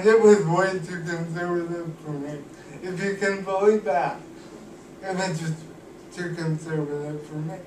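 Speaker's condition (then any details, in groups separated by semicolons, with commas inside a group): Cerebral palsy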